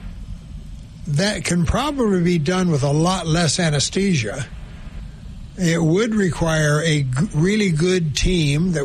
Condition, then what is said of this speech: None; typical speech.